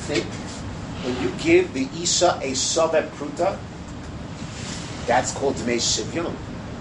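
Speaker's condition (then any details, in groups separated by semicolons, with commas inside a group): No condition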